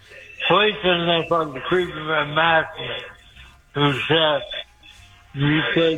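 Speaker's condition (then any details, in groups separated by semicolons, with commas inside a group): Speech impediment; deaf in left ear, uses speakerphone because of it; calling on speakerphone from echoey laundry place, delayed show audible behind; hard to understand, worse over speakerphone with echo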